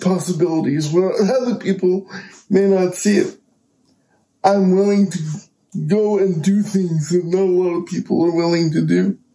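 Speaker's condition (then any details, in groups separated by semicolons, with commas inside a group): Cerebral palsy; present from birth, uses power wheelchair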